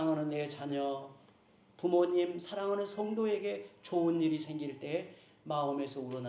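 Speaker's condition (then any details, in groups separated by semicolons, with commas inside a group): No condition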